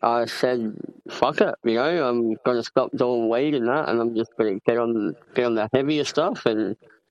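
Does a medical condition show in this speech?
Yes: cleft palate; congenital, upper lip joined to nose at birth, required a lot of care.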